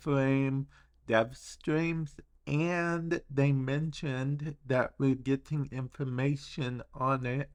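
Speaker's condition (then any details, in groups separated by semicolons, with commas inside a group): Cerebral palsy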